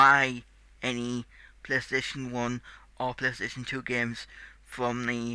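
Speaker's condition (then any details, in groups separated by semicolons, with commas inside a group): Cerebral palsy; tight muscles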